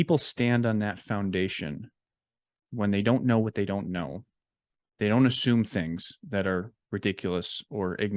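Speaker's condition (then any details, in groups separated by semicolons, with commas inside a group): No condition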